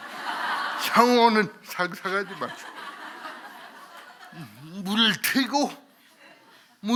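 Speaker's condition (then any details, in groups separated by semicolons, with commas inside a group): Cerebral palsy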